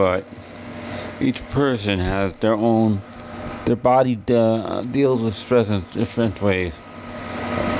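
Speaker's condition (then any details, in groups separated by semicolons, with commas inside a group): Cerebral palsy; wheelchair user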